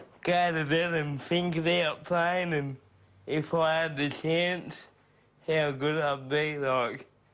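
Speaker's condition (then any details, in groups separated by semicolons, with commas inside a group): Cerebral palsy; birth injury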